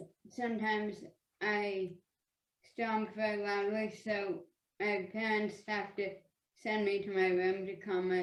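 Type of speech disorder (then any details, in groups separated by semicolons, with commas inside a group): Childhood apraxia of speech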